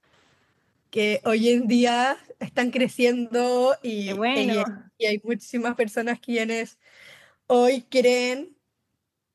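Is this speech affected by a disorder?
Yes: Down syndrome; congenital, since birth.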